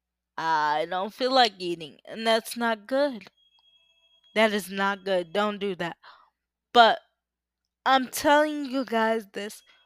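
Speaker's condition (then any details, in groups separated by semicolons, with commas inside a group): Cerebral palsy; uses power wheelchair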